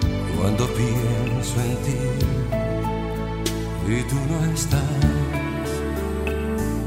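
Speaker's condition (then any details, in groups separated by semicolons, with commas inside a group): No condition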